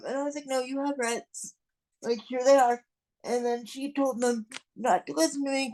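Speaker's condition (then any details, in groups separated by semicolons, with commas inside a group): Cerebral palsy; non-progressive, will not improve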